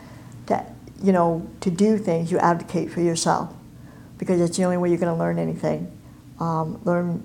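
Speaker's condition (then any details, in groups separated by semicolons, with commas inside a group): Cleft palate and cleft lip; congenital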